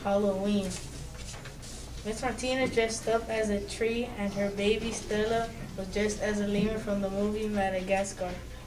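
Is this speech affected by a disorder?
No.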